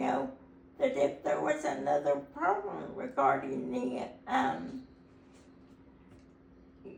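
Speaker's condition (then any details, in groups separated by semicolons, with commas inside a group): Cerebral palsy; able to talk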